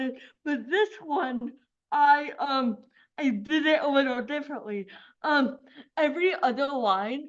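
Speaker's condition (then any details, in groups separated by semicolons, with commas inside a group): Cerebral palsy; affects speech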